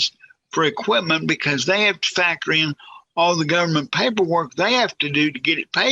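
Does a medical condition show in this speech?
Yes: cerebral palsy.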